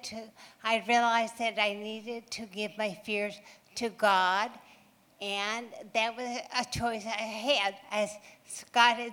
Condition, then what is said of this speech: Ataxia. Talking with halting, slurred speech and walking like a